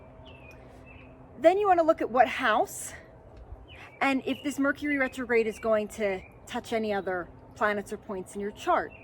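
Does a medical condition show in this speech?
No.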